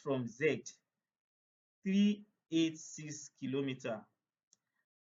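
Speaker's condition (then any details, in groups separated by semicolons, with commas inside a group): No condition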